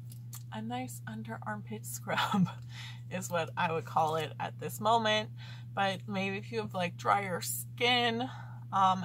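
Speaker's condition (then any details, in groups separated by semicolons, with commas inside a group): No condition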